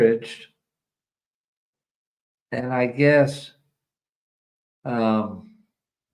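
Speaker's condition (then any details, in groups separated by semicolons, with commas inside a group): ALS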